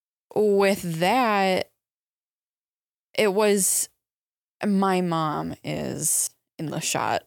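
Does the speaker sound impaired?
Yes: aphasia; stroke at 14 during swimming sectionals, head surgery, AFO leg brace, Drive-On program, car pedals switched; aphasia persists, improved from severe, carries card stating stroke and aphasia; severe aphasia after stroke, initially totally mute, unable to speak, read or write.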